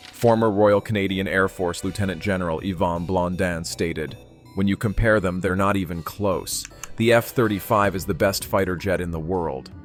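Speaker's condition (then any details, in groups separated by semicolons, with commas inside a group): No condition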